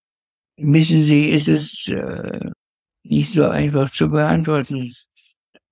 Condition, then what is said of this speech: Parkinson's disease. Ich habe ich hab das Wort vergessen.